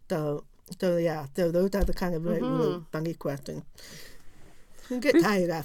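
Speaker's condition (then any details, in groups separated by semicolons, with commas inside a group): Profound deafness; wears hearing aid which helps, relies on lip-reading to understand, sits in front row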